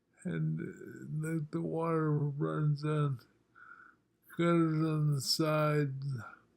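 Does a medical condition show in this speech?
Yes: multiple sclerosis.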